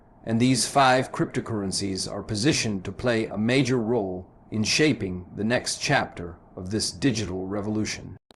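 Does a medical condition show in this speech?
No.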